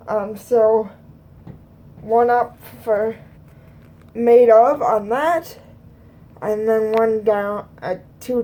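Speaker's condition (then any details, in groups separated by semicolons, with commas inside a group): Cerebral palsy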